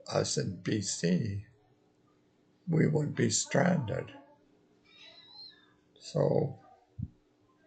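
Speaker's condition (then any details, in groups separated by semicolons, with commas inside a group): Multiple sclerosis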